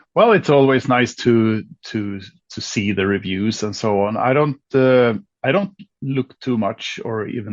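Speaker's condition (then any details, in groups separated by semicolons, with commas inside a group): No condition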